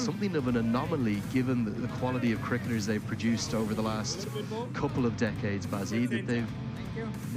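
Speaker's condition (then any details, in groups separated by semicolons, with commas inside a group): No condition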